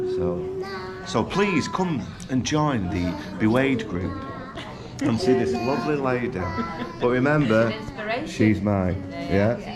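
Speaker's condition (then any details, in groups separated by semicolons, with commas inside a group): No condition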